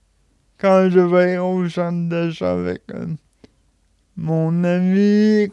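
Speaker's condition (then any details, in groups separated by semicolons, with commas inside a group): Cerebral palsy; age 31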